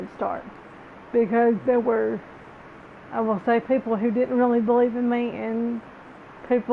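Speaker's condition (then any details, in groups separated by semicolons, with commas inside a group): Cerebral palsy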